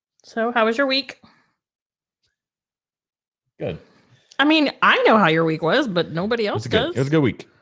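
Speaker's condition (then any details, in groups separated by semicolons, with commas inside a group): No condition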